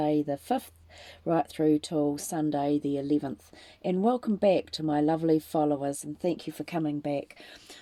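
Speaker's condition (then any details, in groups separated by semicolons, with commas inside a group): No condition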